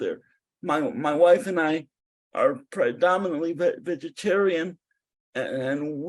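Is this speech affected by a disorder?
Yes: cerebral palsy; spastic type; adaptive exercise routines, adaptive cutting devices.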